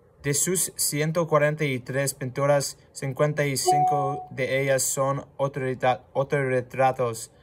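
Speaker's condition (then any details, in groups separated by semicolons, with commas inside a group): No condition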